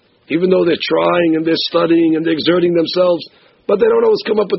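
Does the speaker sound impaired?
No.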